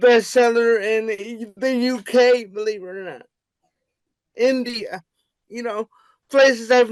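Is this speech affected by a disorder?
Yes: cerebral palsy; wheelchair user, types with one finger; unstable voice pitch, speech-to-text struggles, childhood speech therapy.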